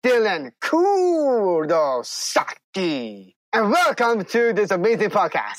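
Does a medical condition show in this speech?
Yes: Down syndrome; congenital, extra genetic material on chromosome 21.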